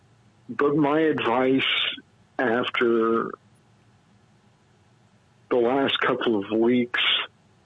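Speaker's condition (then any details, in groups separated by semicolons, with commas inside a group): Cerebral palsy; low birth weight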